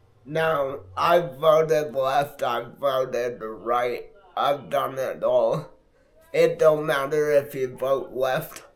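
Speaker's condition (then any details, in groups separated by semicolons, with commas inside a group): Multiple sclerosis; affects hands and left arm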